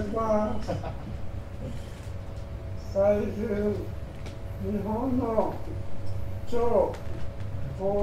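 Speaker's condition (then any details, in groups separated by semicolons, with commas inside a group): ALS; uses ventilator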